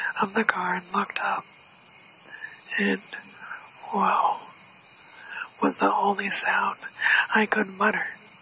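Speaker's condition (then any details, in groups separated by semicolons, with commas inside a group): ALS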